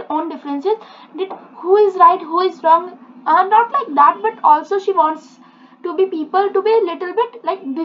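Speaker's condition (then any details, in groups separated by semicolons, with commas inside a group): No condition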